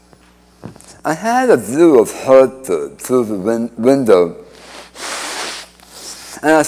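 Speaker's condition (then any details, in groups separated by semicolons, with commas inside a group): Speech impediment after cancer surgery; incurable recurrent cancer in mouth floor and tongue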